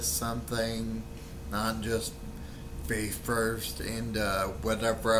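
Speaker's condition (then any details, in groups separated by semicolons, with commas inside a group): Friedreich's ataxia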